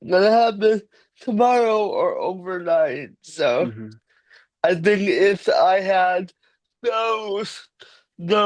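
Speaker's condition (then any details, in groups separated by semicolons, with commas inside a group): Cerebral palsy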